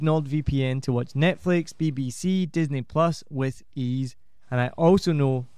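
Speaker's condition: No condition

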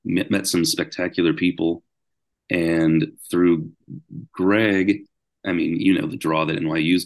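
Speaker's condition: No condition

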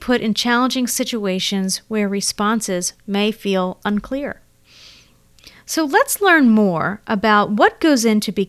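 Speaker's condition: No condition

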